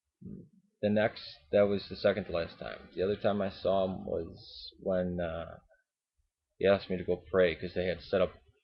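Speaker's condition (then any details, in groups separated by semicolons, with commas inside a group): No condition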